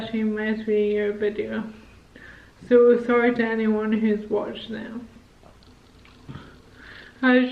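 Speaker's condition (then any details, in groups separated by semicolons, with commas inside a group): Motor neurone disease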